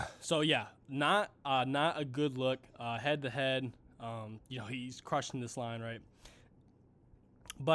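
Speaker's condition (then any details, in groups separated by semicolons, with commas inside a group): No condition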